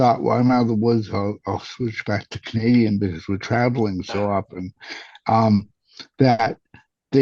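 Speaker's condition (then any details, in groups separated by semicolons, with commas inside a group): Cerebral palsy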